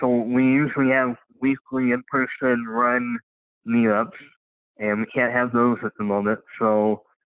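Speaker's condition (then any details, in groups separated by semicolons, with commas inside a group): Cleft lip and palate; uses leg prostheses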